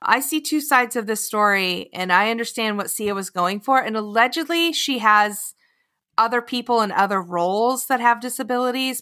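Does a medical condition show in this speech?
No.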